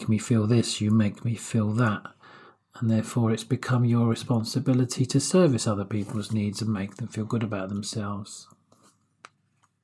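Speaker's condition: No condition

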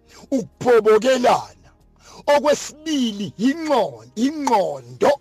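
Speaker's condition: No condition

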